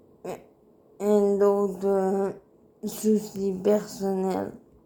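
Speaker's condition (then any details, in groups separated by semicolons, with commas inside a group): Cerebral palsy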